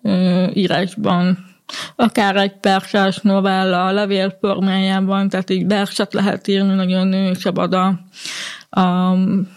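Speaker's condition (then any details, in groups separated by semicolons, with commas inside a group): Hearing impairment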